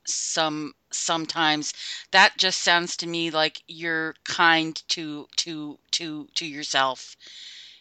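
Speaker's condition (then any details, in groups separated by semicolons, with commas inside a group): Stuttering; childhood-onset stuttering, no childhood therapy, covert over 30 years, unconscious word switching, open since 2007 albany nsa chapter; formerly avoided speaking situations, speechless at first self-help group meeting, said name and stutter by fourth or fifth; repeated sounds, repeated words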